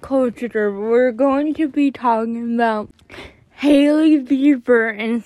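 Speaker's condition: Cerebral palsy; more jerking in class

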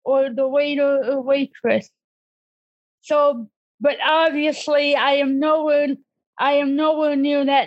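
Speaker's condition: Cerebral palsy; disability since childhood

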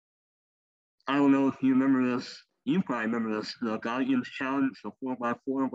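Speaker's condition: Cleft lip and palate; former wheelchair user

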